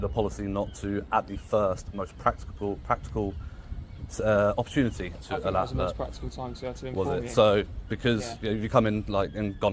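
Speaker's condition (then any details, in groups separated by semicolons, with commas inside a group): No condition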